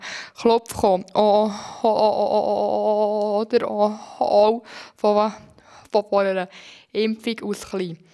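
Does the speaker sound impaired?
Yes: stuttering; since childhood, cause unknown, possibly a blow or vaccination, acupuncture tried with little benefit; age 15, in stuttering therapy with Alfred Beiler, therapy helping; worse when nervous during talks or reading aloud, more pauses, hard blocks; here repeated sounds, prolonged sounds, blocks.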